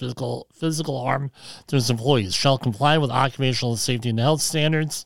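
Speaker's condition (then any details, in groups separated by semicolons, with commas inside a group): Cleft lip and palate; implied much improved now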